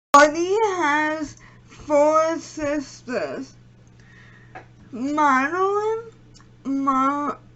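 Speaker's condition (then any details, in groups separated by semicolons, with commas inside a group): Cerebral palsy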